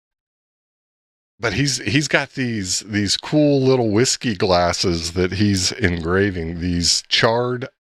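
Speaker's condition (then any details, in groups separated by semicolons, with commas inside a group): No condition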